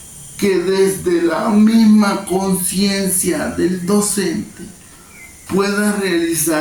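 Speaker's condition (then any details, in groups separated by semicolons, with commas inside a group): Cerebral palsy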